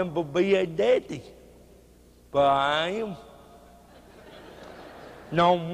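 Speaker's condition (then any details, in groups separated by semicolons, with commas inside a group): Cerebral palsy; speech hard to understand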